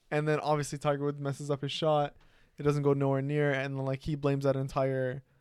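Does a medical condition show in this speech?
No.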